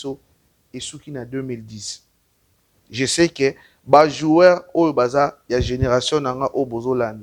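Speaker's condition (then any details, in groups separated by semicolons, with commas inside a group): No condition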